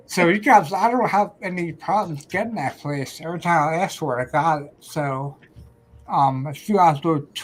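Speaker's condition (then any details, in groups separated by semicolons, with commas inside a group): Ataxia; may slur speech, may sound drunk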